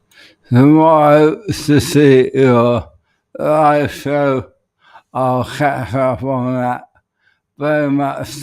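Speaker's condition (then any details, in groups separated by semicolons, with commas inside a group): ALS; speech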